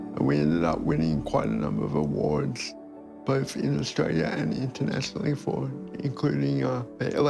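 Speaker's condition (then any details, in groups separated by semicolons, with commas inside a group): Cerebral palsy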